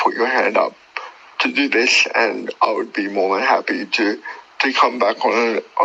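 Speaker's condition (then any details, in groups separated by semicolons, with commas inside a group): Cerebral palsy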